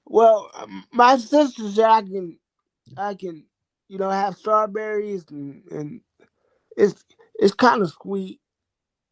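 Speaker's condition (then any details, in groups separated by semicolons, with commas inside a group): Cerebral palsy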